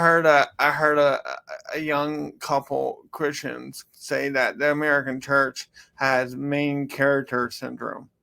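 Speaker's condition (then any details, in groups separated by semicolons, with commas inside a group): Cerebral palsy; from birth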